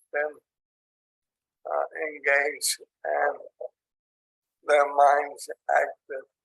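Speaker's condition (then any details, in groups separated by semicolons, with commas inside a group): ALS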